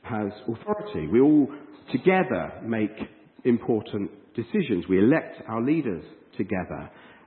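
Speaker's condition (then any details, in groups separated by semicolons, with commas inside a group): No condition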